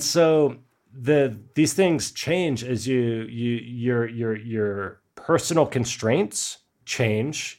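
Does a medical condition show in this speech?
No.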